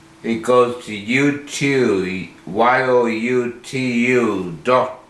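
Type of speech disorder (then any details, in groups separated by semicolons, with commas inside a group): Slurred speech; drug-induced slurred speech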